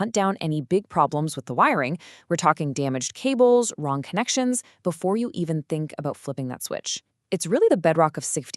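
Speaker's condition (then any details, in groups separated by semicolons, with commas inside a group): No condition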